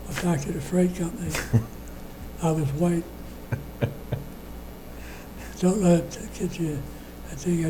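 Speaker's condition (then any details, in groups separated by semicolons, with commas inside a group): Parkinson's disease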